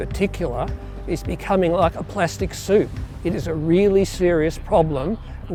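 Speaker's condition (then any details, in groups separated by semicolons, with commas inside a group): No condition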